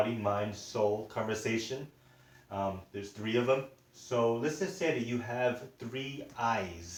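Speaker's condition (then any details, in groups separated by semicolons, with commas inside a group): No condition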